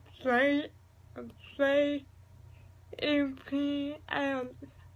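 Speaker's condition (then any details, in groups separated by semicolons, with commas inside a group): Cerebral palsy; with developmental delays, since birth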